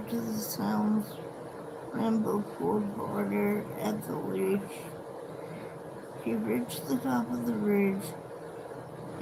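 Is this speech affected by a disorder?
Yes: cerebral palsy.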